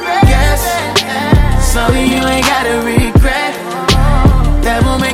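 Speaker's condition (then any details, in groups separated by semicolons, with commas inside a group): No condition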